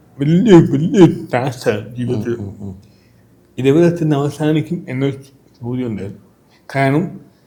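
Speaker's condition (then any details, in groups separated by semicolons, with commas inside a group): Cerebral palsy; from birth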